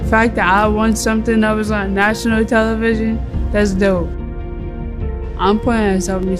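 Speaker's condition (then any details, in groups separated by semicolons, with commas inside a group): Cerebral palsy; cerebral palsy with seizures, bones and legs weak and painful in cold weather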